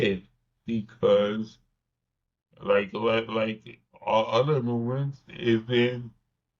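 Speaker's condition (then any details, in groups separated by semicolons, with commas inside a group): Cerebral palsy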